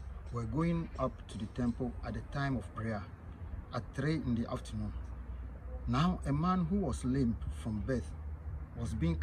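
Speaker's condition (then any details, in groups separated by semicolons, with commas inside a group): No condition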